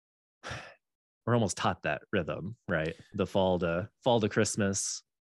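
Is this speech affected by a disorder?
No.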